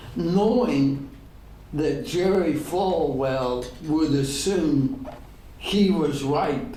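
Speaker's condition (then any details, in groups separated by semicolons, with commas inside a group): ALS; degenerative; diagnosed ten years ago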